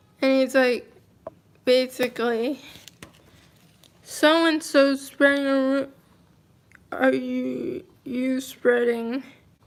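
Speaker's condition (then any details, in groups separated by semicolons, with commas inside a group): Cerebral palsy, mild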